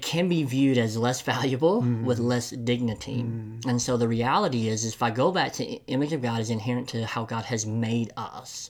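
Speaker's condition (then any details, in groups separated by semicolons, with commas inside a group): Cleft lip and palate; congenital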